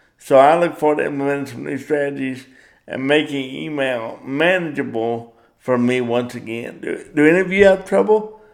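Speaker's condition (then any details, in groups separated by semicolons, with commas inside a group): Cerebral palsy; power wheelchair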